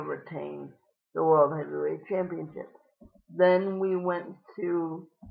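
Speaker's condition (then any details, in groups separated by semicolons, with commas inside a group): Cerebral palsy; wheelchair bound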